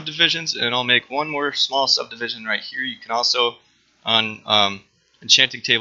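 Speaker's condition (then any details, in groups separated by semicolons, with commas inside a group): No condition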